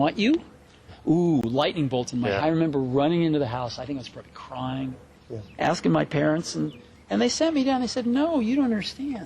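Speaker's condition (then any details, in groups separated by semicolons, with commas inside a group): No condition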